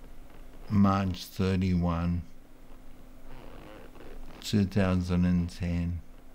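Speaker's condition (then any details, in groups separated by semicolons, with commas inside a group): Multiple sclerosis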